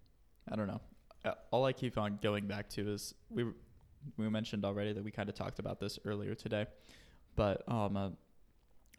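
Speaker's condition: No condition

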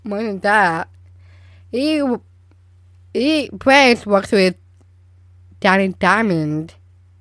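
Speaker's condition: Down syndrome; present from birth

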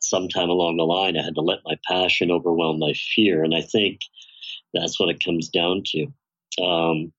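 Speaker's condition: Bilateral cleft lip and palate, severe; describes self as facially disfigured and vocally distorted

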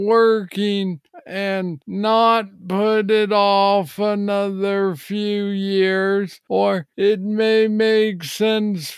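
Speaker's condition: Parkinson's disease, young onset; on several medications

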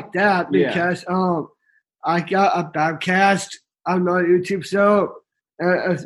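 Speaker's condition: Down syndrome

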